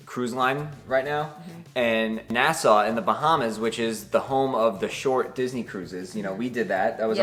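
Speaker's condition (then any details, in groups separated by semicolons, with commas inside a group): No condition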